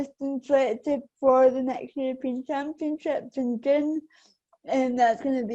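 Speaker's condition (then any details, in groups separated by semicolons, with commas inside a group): Cerebral palsy; affects balance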